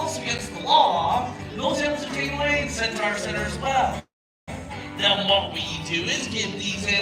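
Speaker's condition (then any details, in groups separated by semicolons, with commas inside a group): No condition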